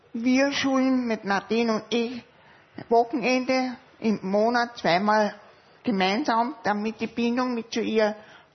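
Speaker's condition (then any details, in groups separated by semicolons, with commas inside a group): Severe hearing loss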